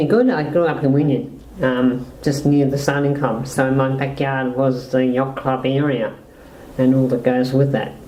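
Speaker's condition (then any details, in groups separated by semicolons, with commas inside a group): Motor neuron disease-like muscle disease; speech less clear than before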